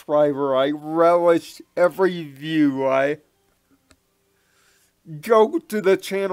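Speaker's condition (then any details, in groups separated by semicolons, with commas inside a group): Cerebral palsy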